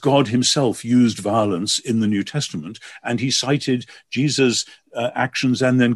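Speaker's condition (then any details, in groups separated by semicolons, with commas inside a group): No condition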